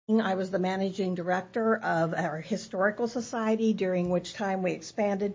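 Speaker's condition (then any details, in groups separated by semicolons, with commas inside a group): No condition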